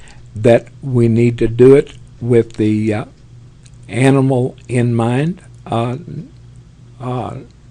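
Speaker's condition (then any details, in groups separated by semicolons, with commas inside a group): Parkinson's; tremors as early symptom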